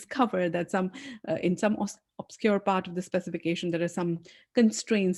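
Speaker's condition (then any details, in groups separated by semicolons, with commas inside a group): No condition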